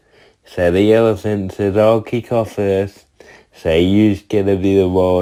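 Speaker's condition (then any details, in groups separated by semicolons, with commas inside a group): Cerebral palsy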